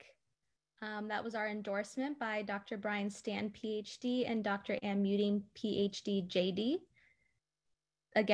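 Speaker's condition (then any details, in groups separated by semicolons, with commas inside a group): No condition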